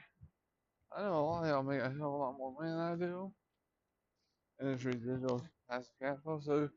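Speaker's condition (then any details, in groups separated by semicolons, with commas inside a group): Traumatic brain injury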